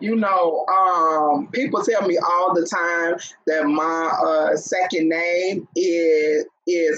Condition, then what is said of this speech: Stuttering. Because like for me, I stutter sometimes.